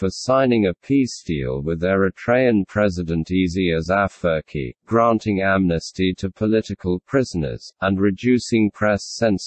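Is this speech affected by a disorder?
No.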